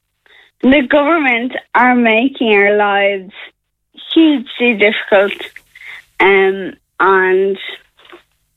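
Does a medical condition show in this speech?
Yes: Friedreich's ataxia; seeking HSE funding for sky clarys drug in Ireland.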